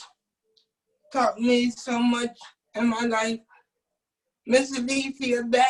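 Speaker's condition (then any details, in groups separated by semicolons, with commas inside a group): Cerebral palsy; predicted never to speak, now speaks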